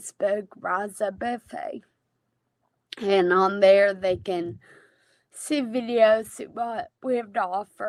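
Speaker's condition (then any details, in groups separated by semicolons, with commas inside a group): Friedreich's ataxia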